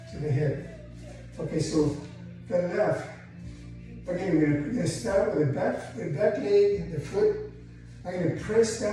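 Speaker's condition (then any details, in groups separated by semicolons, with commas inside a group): No condition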